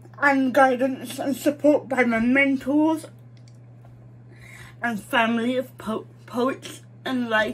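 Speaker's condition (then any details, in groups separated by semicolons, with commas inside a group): Cerebral palsy; mild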